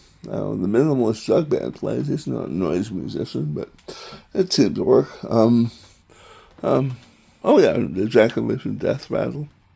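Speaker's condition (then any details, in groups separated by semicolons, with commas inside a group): Tongue cancer surgery, tongue graft; glossectomy, tongue cancer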